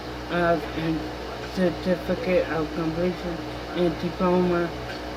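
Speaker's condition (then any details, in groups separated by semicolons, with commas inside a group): Mild cerebral palsy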